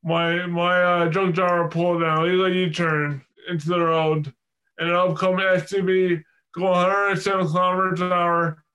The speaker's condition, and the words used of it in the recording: Dysarthria. I also had dysarthria, but that means that my speech muscles are weak and makes it very hard for me to speak clearly.